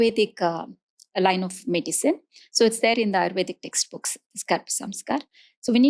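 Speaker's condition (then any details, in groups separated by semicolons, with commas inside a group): No condition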